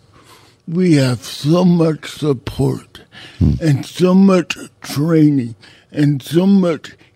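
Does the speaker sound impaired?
Yes: cerebral palsy; congenital, uses a wheelchair, cannot write own name, able to drive a car; in a wheelchair at recording; self-described as not having a radio voice, says not drunk.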